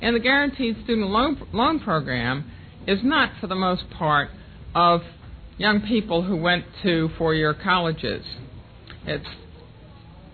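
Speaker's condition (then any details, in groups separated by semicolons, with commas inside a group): No condition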